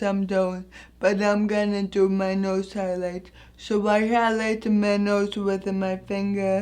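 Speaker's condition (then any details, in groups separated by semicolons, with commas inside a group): Anoxic brain injury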